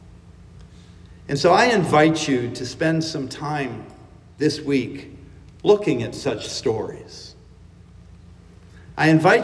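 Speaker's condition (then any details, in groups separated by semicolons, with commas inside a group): No condition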